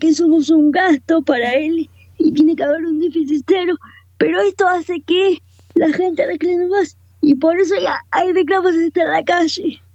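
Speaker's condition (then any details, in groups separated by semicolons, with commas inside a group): Cerebral palsy, quadriparesis; wheelchair user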